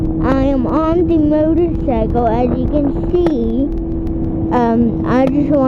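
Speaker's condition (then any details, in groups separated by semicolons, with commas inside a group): Cerebral palsy; affects legs; age 8, leg surgery upcoming, wheelchair planned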